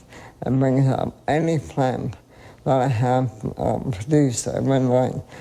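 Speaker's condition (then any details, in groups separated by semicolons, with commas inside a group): ALS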